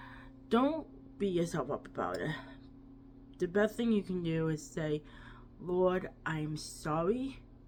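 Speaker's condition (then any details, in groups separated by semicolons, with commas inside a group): Cerebral palsy, quadriplegic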